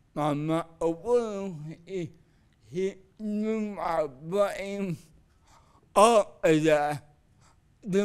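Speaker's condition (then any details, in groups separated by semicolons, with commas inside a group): Cerebral palsy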